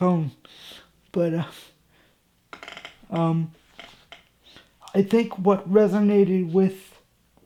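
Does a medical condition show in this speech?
Yes: cerebral palsy; from birth.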